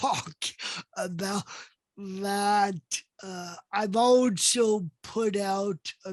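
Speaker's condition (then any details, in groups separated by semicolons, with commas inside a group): Cerebral palsy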